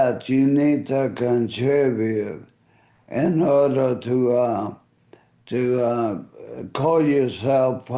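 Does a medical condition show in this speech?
Yes: ALS; voice affected and fading.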